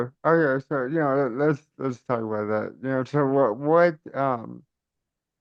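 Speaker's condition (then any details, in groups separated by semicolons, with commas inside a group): Cerebral palsy; caused by stroke at birth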